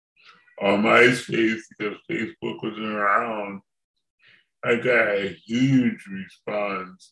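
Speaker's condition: Cerebral palsy; from birth

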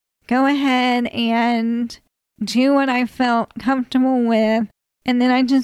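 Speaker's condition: ALS; still able to swallow and eat without choking

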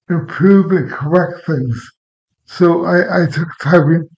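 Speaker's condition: Cerebral palsy, mild; present from birth, birth injury affecting motor skills, diagnosed around age 65 at Mayo Clinic, not severely affected; walks on toes, walks fast, shuffles feet, slips and falls on uneven ground; speech a little slurred, choked about a dozen times, swallowing affected

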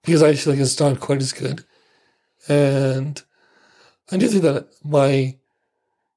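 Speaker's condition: ALS; 3 years since diagnosis, slow progression on tofersen in trial, reflux treated with domperidone

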